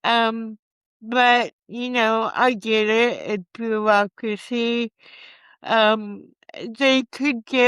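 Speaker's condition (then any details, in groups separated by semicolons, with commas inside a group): Cerebral palsy; from birth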